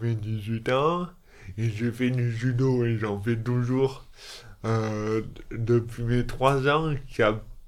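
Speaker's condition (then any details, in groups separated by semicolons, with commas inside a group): Dystonia; neurological, affects fine motor skills and speech, speech therapy until age 18, judo since age 3 to compensate; elocution difficulties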